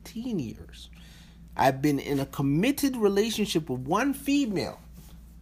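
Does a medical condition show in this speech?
No.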